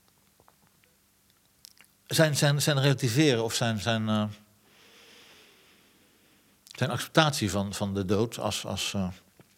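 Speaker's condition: Parkinson's disease; reading own book aloud beyond strength

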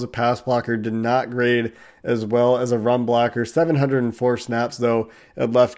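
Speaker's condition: No condition

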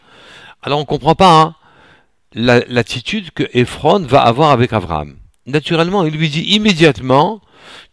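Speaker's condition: No condition

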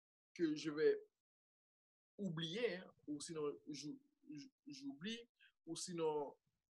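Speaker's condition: Stuttering; father also stuttered, realized own stutter gradually over time, remarks about elocution from others; stuttering during interview; whole-word repetitions, comme, stuttered moments left uncut in videos; repeated sounds

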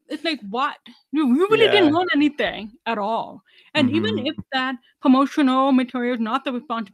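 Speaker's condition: Deafness, 99% hearing loss, severe

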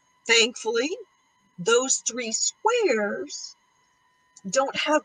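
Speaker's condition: No condition

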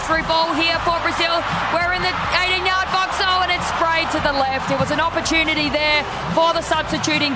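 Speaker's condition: No condition

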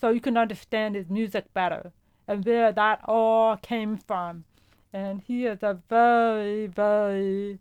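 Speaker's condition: Profound deafness; hears music

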